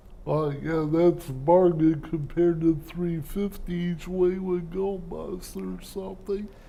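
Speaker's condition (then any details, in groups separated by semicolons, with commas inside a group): Cerebral palsy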